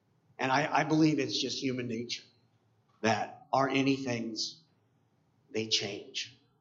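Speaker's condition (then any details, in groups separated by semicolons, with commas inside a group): Cleft palate; congenital cleft palate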